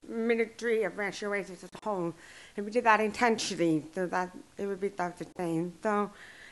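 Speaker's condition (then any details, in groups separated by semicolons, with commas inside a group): Deaf and hard of hearing; since childhood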